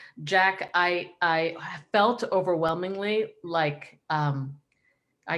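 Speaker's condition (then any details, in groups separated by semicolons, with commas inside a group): No condition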